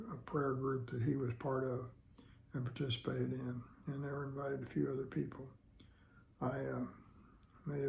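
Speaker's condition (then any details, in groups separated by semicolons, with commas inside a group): Parkinson's disease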